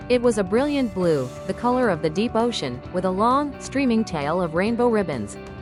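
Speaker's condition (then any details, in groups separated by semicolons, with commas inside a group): No condition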